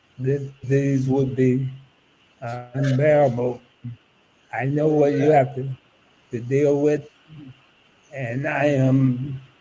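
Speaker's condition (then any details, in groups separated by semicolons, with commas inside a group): ALS; about eight years since diagnosis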